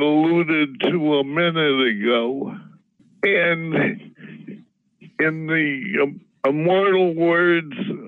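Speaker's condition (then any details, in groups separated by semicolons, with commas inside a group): Parkinson's disease; preferred by tincture dropper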